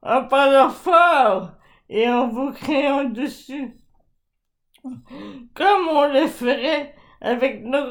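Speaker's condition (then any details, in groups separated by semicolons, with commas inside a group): ALS (Charcot's disease); progressive muscle atrophy throughout body, leading toward complete paralysis; voice very severely affected, gradually deteriorating, articulation problems, not a mental impairment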